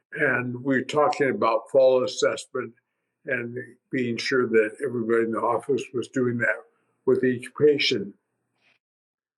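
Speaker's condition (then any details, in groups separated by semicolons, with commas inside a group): Primary lateral sclerosis; voice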